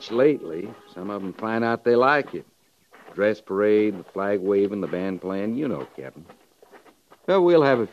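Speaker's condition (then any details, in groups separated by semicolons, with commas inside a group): No condition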